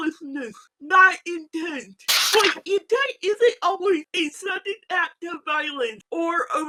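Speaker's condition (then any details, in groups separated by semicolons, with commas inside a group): Physical speech impairment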